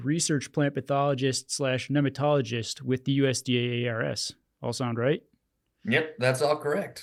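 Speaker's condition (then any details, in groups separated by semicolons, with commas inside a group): No condition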